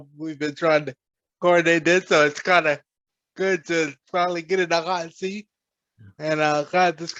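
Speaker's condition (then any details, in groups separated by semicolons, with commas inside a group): Cerebral palsy; present from birth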